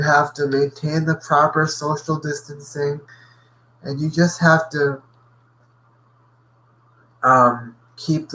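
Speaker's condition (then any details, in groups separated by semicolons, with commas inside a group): Cerebral palsy; cannot talk today due to tight muscles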